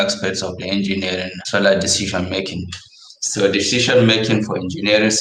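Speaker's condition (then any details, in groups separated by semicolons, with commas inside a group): No condition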